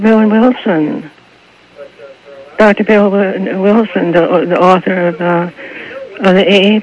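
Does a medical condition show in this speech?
Yes: Parkinson's disease; ongoing full circle of therapy, support group, sees special psychiatrist.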